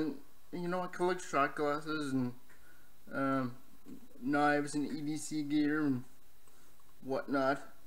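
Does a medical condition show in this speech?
Yes: cerebral palsy, spastic diplegia.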